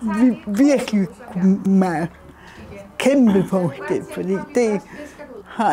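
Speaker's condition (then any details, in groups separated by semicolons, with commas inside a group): Cerebral palsy; singing program, less saliva choking, better peak flow; hard to understand, facial tension, frequent stuttering, saliva aspiration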